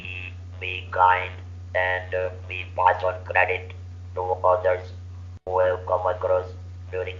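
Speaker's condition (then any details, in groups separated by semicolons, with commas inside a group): Laryngeal cancer surgery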